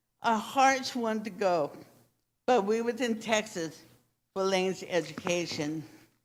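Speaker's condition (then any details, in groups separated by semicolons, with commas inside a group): Cerebral palsy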